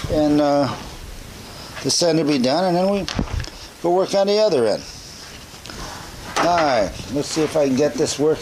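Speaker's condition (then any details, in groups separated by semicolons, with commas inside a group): No condition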